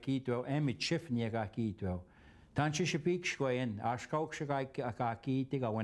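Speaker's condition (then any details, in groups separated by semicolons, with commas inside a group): No condition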